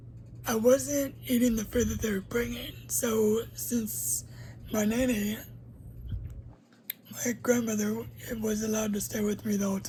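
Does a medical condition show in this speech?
Yes: cerebral palsy; uses a wheelchair.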